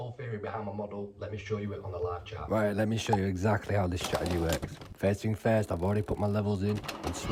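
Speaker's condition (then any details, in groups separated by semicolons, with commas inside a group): No condition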